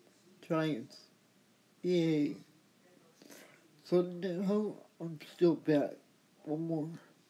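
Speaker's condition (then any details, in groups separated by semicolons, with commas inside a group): Athetoid cerebral palsy; speech, wheelchair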